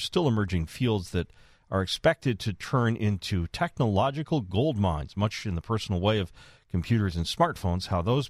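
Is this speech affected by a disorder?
No.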